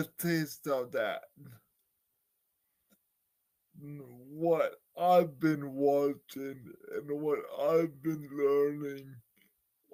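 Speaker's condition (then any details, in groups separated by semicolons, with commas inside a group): Cerebral palsy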